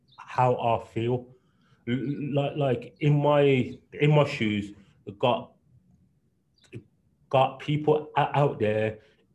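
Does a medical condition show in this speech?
Yes: stutter; stutter since school years, much worse in childhood, had special help with breathing control and speaking; stutter persists, milder than in school years; cannot talk straight, tries to speak slowly, needs time to speak; here repeated sounds, repeated words.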